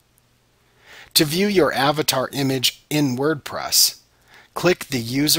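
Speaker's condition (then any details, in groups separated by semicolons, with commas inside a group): No condition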